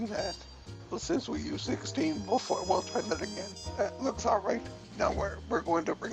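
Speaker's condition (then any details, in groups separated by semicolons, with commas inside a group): Cerebellar ataxia from brain tumour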